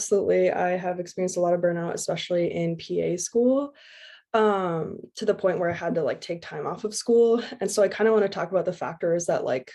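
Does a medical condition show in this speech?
No.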